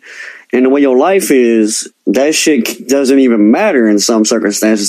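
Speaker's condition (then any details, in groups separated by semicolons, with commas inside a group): Cleft lip and palate; present from birth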